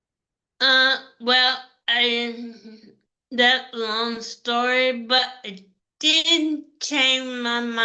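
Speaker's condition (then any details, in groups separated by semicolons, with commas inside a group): Cerebral palsy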